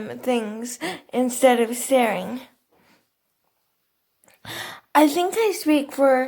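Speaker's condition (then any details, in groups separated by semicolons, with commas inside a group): Cerebral palsy; quadriplegia, all four limbs; no night breathing support, no tracheostomy; eats, chews and swallows normally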